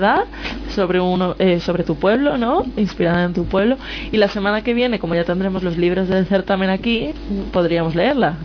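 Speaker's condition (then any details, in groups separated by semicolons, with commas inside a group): No condition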